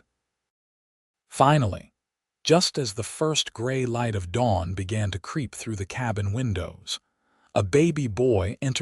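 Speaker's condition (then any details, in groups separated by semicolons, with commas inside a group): No condition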